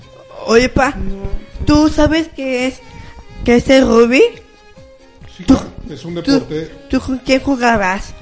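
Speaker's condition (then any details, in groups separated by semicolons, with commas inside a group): Down syndrome; congenital, boy of about thirteen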